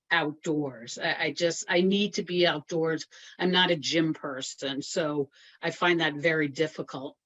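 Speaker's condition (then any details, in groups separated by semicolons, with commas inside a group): No condition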